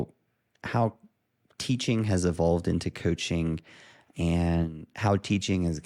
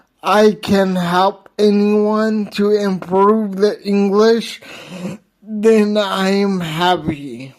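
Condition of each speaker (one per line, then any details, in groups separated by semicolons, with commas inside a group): No condition
Hydrocephalus with shunt failure; congenital, VP shunt, 12 brain surgeries, two programmable shunts; shunt failure, poor balance, wheelchair or walker, recovering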